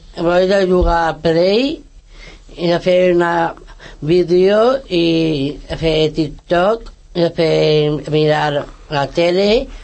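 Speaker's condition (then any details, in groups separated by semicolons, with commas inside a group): Down syndrome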